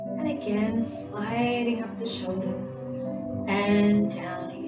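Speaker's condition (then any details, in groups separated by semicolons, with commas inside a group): No condition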